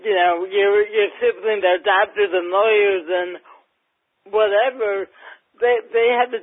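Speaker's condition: Cerebral palsy, mild; mildly affects speech

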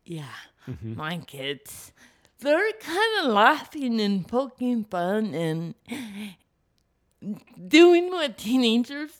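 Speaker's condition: Cerebral palsy; wiggles a lot, falls at times

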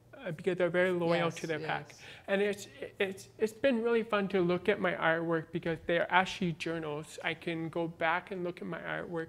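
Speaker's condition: Born deaf, cochlear implant, congenital

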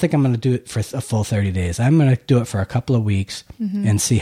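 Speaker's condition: No condition

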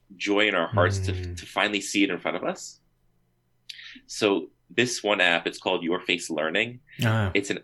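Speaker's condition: No condition

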